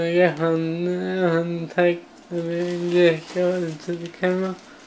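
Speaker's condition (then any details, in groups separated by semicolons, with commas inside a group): Cerebral palsy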